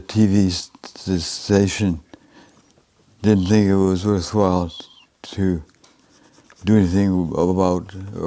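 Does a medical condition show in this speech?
Yes: advanced Parkinson's disease, severe.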